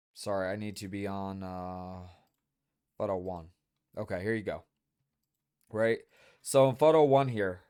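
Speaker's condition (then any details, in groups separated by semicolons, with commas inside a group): No condition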